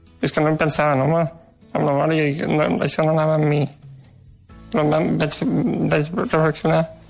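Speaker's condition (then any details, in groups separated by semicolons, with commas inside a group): Duchenne muscular dystrophy; degenerative incurable form, progressive loss of strength, wheelchair user, age 25, lost ability to write; dictates instead of writing, colds or bronchitis cause suffocation crises treated with morphine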